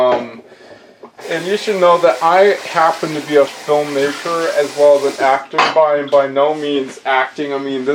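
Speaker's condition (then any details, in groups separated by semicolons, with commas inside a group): No condition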